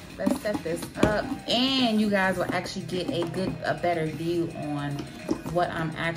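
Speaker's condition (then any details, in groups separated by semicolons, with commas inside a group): No condition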